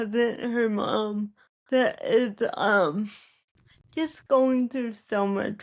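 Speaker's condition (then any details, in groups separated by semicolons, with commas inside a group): Cerebral palsy; spastic, ataxic features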